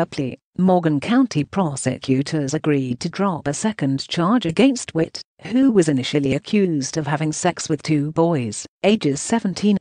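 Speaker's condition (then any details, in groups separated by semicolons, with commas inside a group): No condition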